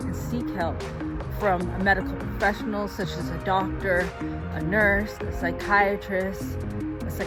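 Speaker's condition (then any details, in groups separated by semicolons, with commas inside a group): No condition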